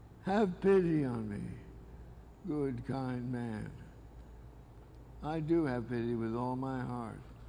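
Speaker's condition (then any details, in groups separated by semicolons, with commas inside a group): Parkinson's disease; diagnosed 20 years ago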